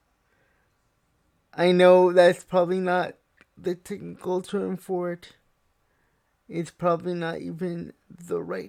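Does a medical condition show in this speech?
Yes: cerebral palsy.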